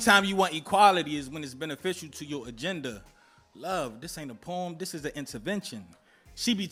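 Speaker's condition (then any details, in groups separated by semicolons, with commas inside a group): No condition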